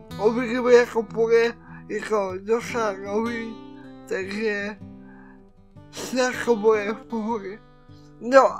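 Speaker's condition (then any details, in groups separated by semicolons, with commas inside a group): Cerebral palsy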